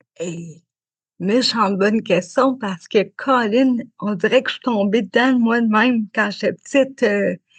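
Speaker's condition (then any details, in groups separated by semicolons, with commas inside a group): Cerebral palsy; spastic diplegic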